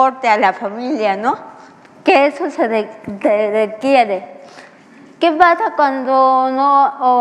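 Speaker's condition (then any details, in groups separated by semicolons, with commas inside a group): Cerebral palsy; began speaking at age six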